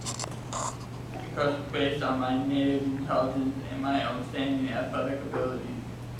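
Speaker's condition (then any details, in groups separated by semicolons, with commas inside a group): Traumatic brain injury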